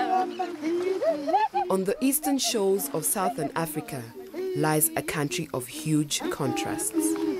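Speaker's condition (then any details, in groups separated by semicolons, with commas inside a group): No condition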